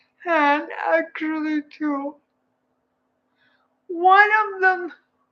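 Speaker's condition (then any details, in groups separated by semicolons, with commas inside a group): Cerebral palsy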